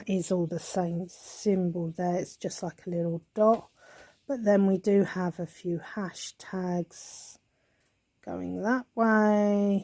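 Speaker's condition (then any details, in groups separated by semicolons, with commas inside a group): No condition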